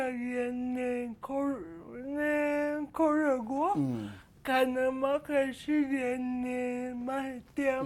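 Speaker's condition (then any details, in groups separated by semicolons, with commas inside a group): Cerebral palsy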